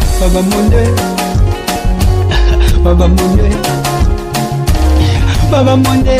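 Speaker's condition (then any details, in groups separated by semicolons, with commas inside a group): No condition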